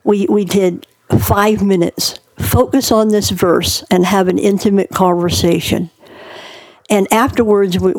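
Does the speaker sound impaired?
Yes: cleft palate; hole in roof of mouth from birth, born two months premature, breathing problems, thirteen childhood surgeries; unable to speak as young child due to palate hole, surgeries gave ability to speak.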